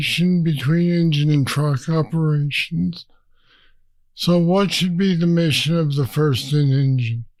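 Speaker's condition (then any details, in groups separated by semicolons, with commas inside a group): Parkinson's disease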